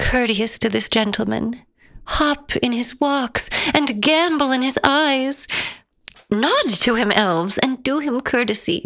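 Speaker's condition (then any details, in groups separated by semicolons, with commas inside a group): No condition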